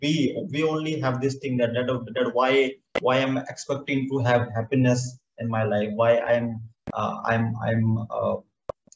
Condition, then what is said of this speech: Stuttering. I think talking about stammering, it doesn't affect my everyday life anymore, but the first 20 years of my life was very difficult because I was living in denial.